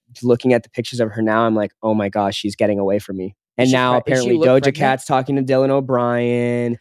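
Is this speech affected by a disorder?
No.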